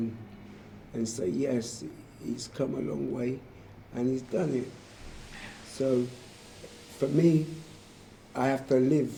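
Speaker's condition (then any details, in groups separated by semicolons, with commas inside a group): Motor neurone disease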